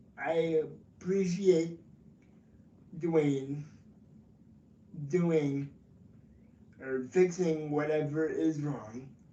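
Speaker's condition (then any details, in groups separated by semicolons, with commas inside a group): Cerebral palsy; from birth, affects legs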